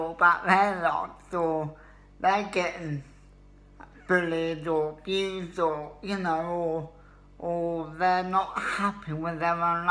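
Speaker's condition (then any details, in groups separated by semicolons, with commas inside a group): Cerebral palsy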